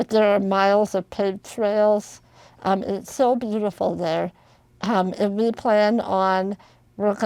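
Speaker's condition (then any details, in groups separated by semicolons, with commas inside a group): Spinal muscular atrophy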